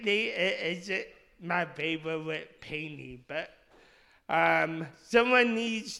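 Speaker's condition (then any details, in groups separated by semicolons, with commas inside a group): Speech impediment; initially misdiagnosed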